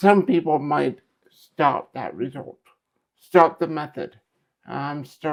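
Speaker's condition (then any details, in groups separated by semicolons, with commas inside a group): Cerebral palsy; affects speech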